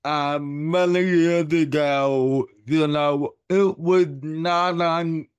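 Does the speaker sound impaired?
Yes: cerebral palsy.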